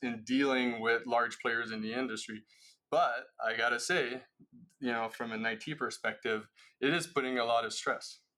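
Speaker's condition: No condition

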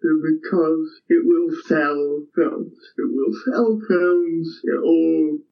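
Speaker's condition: Cerebral palsy; physical only

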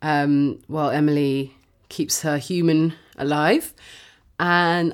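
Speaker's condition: No condition

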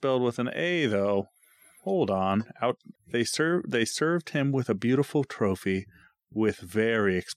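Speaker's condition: No condition

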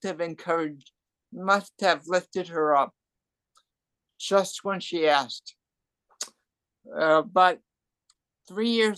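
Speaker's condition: Cerebral palsy and hearing loss; broke leg on stage

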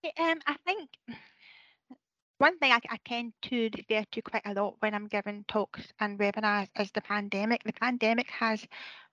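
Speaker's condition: Deafness; hearing impairment with visual impairment, uses communication support workers, uses visual impairment software; attends audiology appointments, uses communication support workers to follow conversations; hearing impairment sometimes affects speech, sometimes talks too fast, unsure how loud or quiet

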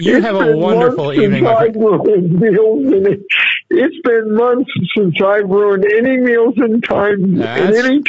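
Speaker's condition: Cerebral palsy; constant staggering walk

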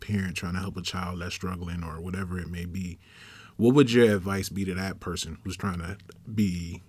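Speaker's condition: No condition

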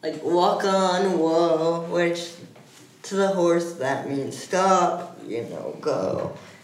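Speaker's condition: Cerebral palsy; diagnosed around 40 months, ongoing hippotherapy, therapy at children's rehabilitation institute (CRIT)

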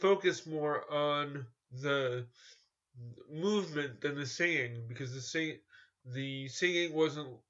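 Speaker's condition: Cerebral palsy; cerebral palsy since childhood

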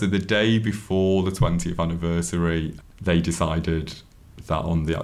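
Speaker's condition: No condition

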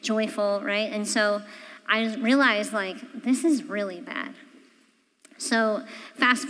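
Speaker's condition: Cleft palate; congenital

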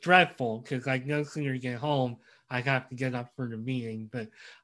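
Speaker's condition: Cleft lip and palate; congenital

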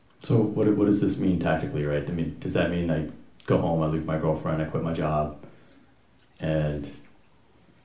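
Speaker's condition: No condition

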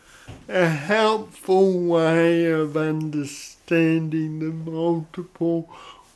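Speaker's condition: Cerebral palsy; odd sort of voice

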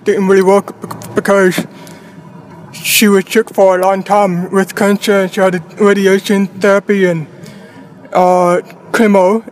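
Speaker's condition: Deafblindness; retinoblastoma from birth, eyes removed, prosthetic eyes, worsening hearing loss from age one, cause unknown; two cochlear implants, hears via driver's microphone, formerly hearing aids barely hearing, sign language, braille; no early speech, speech pathologist Vicky, felt lips and throat, speaking at seven, initially unclear

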